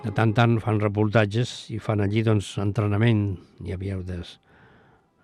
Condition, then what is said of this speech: No condition.